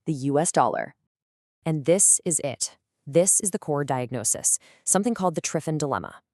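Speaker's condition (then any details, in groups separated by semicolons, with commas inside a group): No condition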